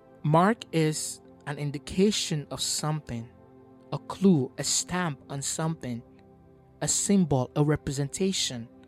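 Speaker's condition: No condition

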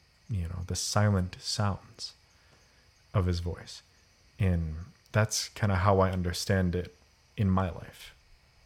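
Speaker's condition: No condition

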